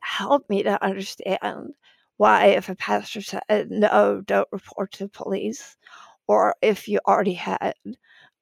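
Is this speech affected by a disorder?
Yes: spasmodic dysphonia; vocal cord disorder, diagnosed after praying for normal voice, repeated Botox injections silenced voice; voice may sound like glitching audio, shaky, likened to NPR host Diane Rehm.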